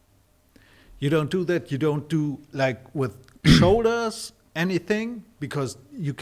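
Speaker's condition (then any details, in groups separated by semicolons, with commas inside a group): No condition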